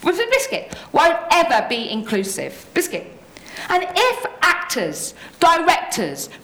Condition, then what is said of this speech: Tourette syndrome. So a lot of what I'm about to say will be a surprise to everyone, including me.